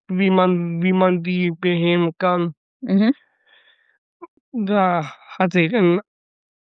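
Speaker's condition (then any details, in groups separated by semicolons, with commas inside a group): Down syndrome (trisomy 21); noticed on ultrasound two days before caesarean birth, St. Vinzenz Krankenhaus Datteln, Frühförderstelle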